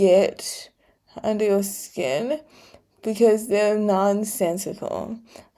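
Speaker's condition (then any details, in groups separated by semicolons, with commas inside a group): Cerebral palsy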